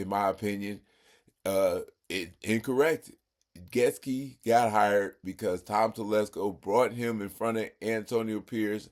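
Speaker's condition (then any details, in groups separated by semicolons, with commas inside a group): No condition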